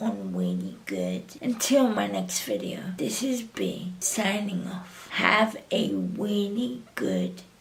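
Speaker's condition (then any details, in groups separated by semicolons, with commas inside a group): Cerebral palsy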